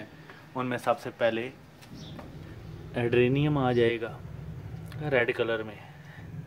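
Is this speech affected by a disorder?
No.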